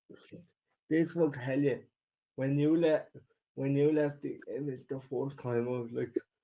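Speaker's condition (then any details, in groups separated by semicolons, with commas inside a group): Cerebral palsy; wheelchair user since childhood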